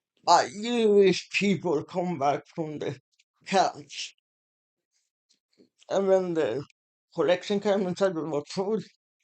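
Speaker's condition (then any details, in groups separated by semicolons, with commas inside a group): Muscular Parkinson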